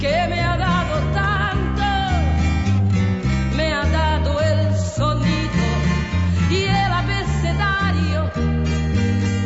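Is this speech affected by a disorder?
No.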